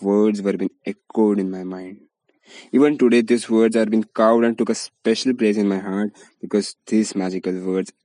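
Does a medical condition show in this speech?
No.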